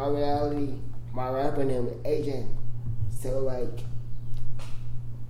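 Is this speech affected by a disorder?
Yes: cerebral palsy; congenital, present from birth; prevents flowing speech, says a few words then staggers, teacher Duke sings main rap vocals.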